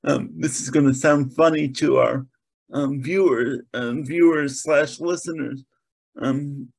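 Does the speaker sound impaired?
Yes: cerebral palsy; present from birth, diagnosed at about six months, stiff as infant, mainly lower limbs affected.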